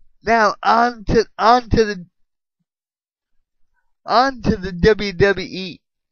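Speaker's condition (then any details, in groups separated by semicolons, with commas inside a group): Cerebral palsy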